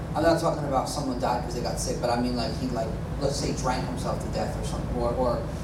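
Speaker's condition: No condition

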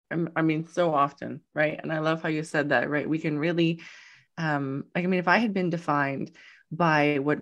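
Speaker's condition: No condition

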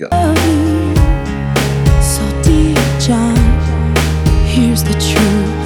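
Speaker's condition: No condition

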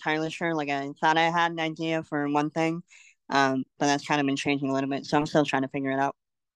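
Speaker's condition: Cleft lip and palate; congenital

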